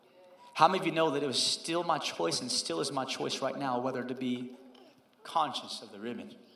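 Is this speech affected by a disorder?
No.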